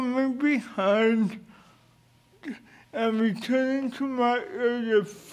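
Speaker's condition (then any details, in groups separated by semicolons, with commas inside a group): Cerebral palsy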